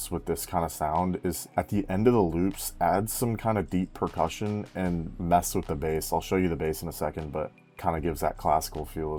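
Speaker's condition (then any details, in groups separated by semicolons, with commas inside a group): No condition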